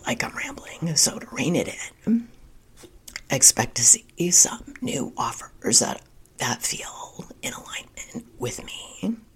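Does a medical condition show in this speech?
Yes: spasmodic dysphonia; diagnosed seven months ago.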